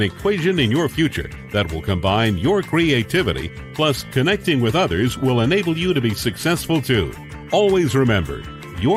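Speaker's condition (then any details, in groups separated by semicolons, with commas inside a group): No condition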